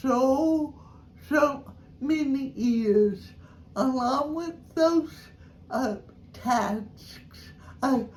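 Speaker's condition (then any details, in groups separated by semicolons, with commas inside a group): Cerebral palsy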